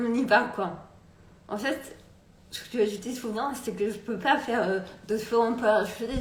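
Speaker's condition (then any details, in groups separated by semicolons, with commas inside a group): Multiple sclerosis; particular way of speaking, sometimes swaps words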